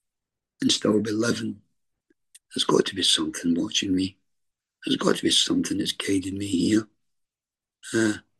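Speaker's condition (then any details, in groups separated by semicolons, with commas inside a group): Throat cancer treatment effects; stage 4 throat cancer 6.5 years into recovery, chemo, radiotherapy, tracheostomy, neck nerves repaired, remission 2.5 years; voice changed by throat cancer and treatment, deep voice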